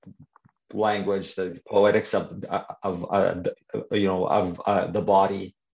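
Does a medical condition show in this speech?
Yes: stuttering; stutter since at least teenage years, ongoing near age 50; speaks at support groups for people and children who stutter; certain words and sounds hardest, stacks up vocabulary, circumlocution, quickly finds other wording to ease stutter; here repeated sounds, prolonged sounds.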